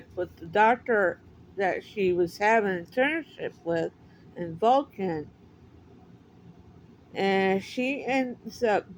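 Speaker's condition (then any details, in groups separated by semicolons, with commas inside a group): Cerebral palsy; speaks differently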